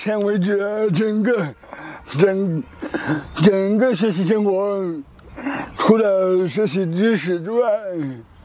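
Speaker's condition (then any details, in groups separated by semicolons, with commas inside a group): Cerebral palsy; cerebral palsy diagnosed shortly after birth, stood independently only at 5, first character at 6 with grandmother's help; about 20 years old, uncontrolled hand tremor, slow handwriting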